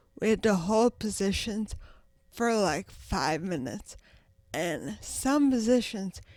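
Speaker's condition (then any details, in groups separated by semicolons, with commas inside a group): Traumatic brain injury, ataxia; affects walking and speech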